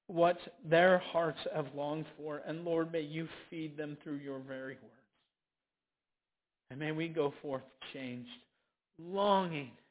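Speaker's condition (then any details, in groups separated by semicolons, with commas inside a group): No condition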